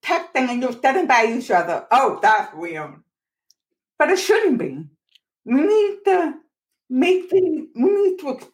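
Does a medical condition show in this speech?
Yes: profoundly deaf, born profoundly deaf; speaks rather than signs, cannot hear to talk on phone, uses texting instead.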